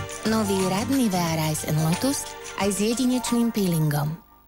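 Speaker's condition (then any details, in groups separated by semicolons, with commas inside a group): No condition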